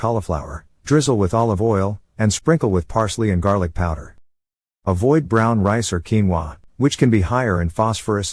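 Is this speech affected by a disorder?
No.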